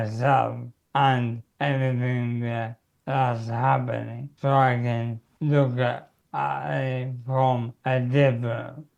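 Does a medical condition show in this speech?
Yes: motor neurone disease.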